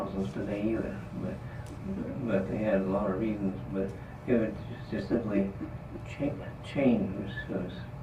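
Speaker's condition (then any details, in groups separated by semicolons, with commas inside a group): Parkinson's disease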